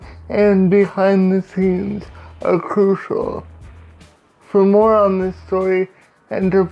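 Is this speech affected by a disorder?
Yes: cerebral palsy; power wheelchair user, personal support worker 6 hours weekly, mother toilets, washes, cooks, dresses, drives.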